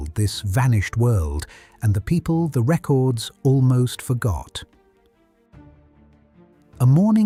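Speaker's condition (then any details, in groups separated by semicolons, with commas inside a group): No condition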